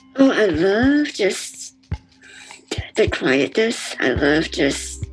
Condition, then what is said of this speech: Muscular dystrophy. She uses a wheelchair to get around and wears a BiPAP machine to help her breathe, which you'll hear throughout our conversation.